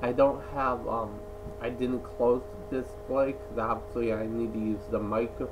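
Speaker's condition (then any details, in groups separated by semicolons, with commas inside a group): Cerebral palsy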